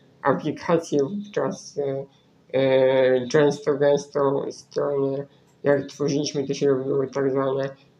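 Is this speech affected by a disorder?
Yes: spinal muscular atrophy; cannot use normal keyboard, uses phone touchscreen connected directly to computer, right-click via two keys.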